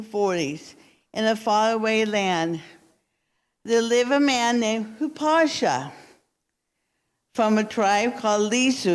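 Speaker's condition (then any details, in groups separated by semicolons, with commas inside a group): Cerebral palsy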